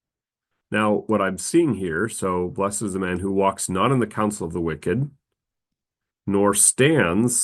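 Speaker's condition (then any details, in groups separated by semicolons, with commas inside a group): No condition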